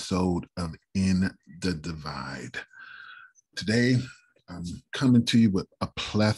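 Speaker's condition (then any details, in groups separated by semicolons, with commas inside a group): No condition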